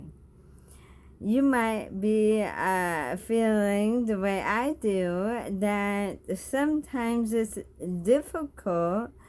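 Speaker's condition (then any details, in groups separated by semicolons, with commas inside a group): Bulbar ALS; bulbar onset in lip and tongue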